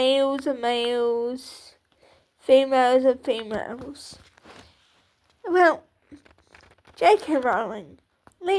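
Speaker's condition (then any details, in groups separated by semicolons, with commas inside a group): Cerebral palsy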